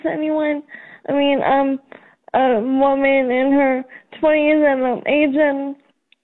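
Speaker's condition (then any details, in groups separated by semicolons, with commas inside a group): ALS; diagnosed at age 20, terminal, adapted running wheelchair for marathon; age 25, 5 years since diagnosis, disease progressing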